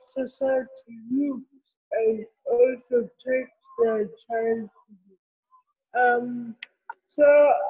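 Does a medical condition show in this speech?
Yes: cerebral palsy; other children thought talking different in childhood.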